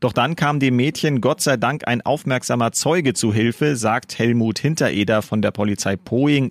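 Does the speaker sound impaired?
No.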